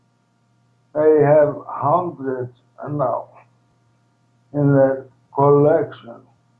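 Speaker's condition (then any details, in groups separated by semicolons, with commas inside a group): ALS, primary lateral sclerosis, PLS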